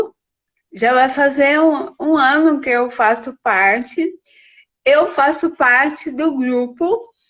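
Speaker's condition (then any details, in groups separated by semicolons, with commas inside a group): Cerebral palsy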